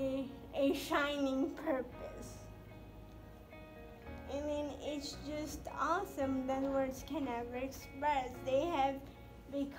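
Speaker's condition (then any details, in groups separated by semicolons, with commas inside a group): Cerebral palsy; present from birth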